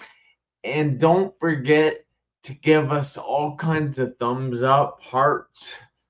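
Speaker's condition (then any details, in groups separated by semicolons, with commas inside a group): Traumatic brain injury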